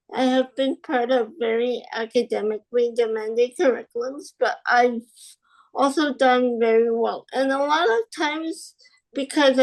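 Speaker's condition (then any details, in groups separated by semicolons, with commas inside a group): Spastic quadriplegic cerebral palsy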